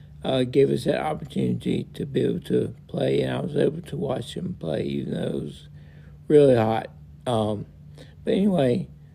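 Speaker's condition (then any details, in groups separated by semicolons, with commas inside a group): Multiple system atrophy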